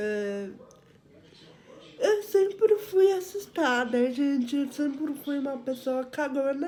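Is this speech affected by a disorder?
Yes: cerebral palsy.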